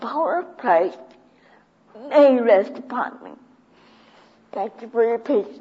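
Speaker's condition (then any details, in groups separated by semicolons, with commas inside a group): Cerebral palsy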